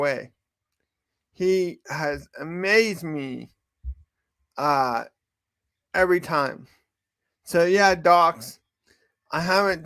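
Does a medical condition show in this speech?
Yes: cerebral palsy; from birth.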